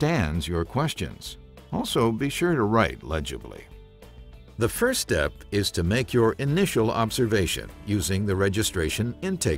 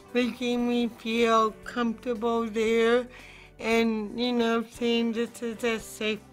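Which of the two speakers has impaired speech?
The second: cerebral palsy.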